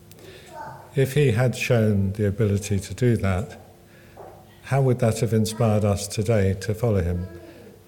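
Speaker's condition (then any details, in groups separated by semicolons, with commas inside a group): Parkinson's; table tennis and snooker groups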